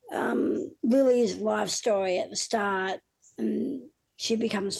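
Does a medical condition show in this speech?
Yes: Down syndrome.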